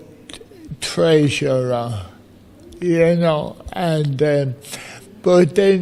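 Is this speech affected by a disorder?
Yes: cerebral palsy.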